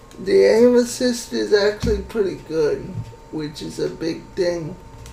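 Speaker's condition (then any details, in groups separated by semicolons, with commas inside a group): Cerebral palsy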